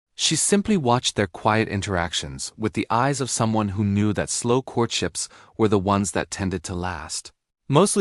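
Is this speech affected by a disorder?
No.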